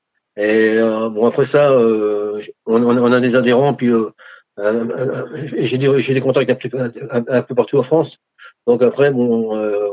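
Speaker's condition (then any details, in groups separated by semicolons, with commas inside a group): Parkinson's disease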